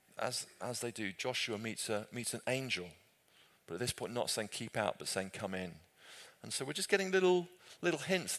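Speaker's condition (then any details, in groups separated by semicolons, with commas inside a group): No condition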